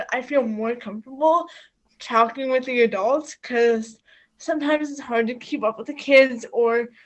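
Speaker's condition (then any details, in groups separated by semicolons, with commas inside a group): Cerebral palsy; quadriplegic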